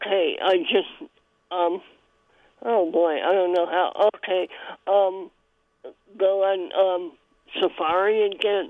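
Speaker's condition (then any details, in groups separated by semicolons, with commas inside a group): Cleft palate; congenital cleft palate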